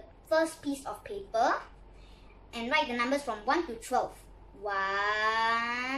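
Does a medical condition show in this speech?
No.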